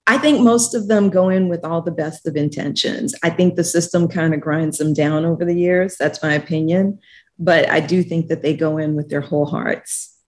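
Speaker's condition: No condition

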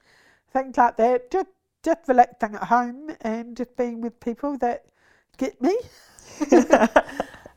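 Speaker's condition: Deafness from birth, congenital, rubella-related; born deaf into hearing family

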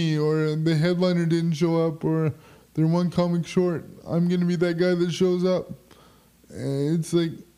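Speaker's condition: Quad spastic cerebral palsy; spastic quadriplegic cerebral palsy, uses power wheelchair; chronic pain, ongoing spasticity, spastic laughter

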